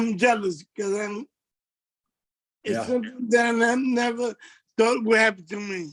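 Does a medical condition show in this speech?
Yes: multiple system atrophy; speech affected.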